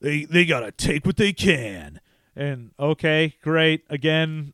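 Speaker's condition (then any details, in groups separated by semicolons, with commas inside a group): No condition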